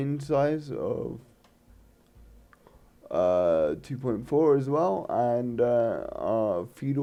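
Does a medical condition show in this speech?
Yes: cerebral palsy.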